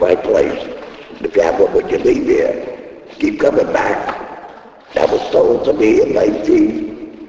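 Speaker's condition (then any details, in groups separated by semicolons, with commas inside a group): Laryngectomy; device placed in throat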